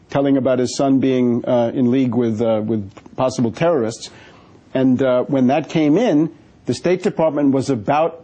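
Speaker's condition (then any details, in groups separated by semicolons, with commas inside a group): No condition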